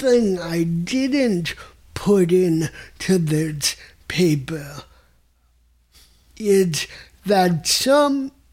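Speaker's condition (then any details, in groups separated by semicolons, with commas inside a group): Mild cerebral palsy; mistaken for drunk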